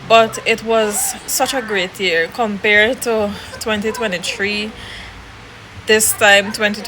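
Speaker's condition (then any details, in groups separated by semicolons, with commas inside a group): No condition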